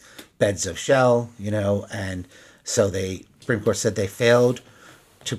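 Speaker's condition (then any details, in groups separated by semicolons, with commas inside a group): No condition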